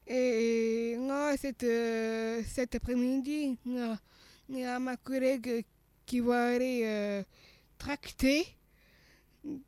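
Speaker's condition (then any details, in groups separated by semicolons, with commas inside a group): Down syndrome (trisomy 21); age 39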